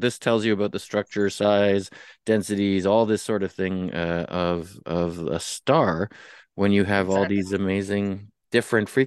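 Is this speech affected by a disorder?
No.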